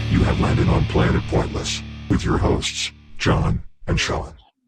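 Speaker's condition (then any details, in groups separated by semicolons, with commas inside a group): No condition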